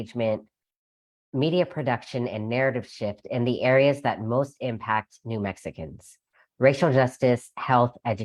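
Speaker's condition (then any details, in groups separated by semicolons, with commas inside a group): No condition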